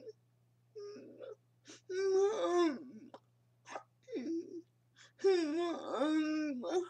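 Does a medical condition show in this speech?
Yes: cerebral palsy.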